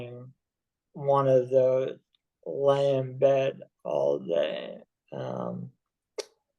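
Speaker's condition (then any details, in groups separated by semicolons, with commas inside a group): ALS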